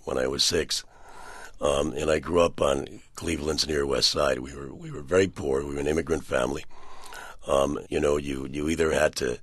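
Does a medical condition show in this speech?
Yes: partial laryngectomy for throat cancer; 80% larynx removed, Cleveland Clinic experimental surgery attaching left neck muscles, long-term trach; unable to speak about two years, once sounded like Brando, voice now improved but noticeably altered.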